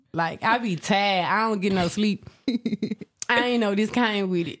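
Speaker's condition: No condition

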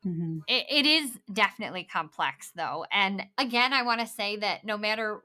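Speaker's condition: Bilateral cleft lip and palate; congenital bilateral cleft lip and palate

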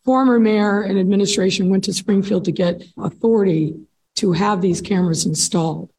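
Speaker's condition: No condition

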